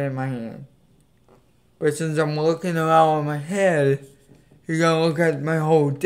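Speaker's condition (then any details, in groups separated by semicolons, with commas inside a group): Cerebral palsy; affects legs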